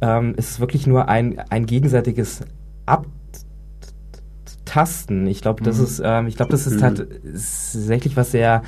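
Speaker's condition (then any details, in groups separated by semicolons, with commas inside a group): Stuttering; plays less of a role in small talk than years ago; blocks, small talk difficult; repeated words, blocks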